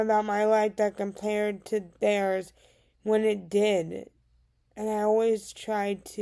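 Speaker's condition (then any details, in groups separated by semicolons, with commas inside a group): Cerebral palsy; diagnosed around age 2 or 3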